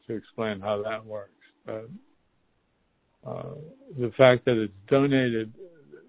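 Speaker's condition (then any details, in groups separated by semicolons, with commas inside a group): Parkinson's; assessment due in september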